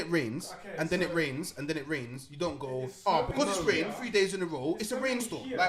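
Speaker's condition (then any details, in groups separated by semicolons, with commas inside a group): No condition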